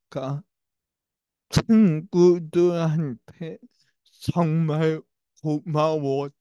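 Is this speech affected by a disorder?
Yes: brain lesion disability.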